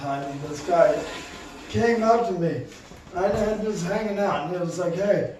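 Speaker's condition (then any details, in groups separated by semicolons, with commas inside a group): Cerebral palsy; movement disorder since childhood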